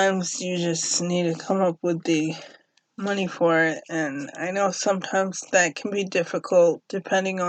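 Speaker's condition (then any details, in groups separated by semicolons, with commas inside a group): Cerebral palsy; uses a cane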